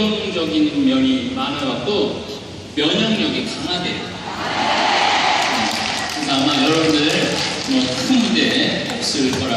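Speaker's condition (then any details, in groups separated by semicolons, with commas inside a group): No condition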